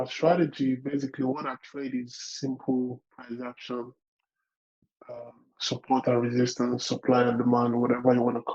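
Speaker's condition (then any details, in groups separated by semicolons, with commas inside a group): No condition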